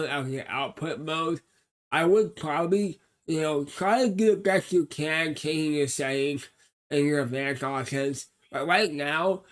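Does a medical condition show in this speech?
Yes: cerebral palsy.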